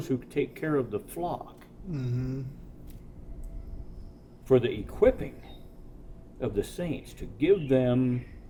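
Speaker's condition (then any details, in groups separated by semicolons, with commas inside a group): No condition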